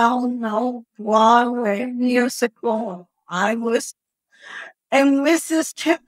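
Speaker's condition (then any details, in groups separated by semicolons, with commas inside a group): Cerebral palsy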